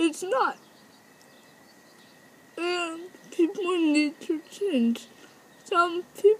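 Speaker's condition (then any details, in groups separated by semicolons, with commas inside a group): Cerebral palsy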